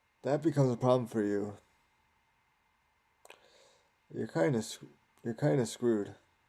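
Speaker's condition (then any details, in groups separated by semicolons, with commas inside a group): Cerebral palsy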